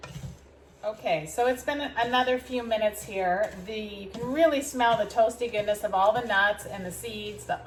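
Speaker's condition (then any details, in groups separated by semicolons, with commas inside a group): No condition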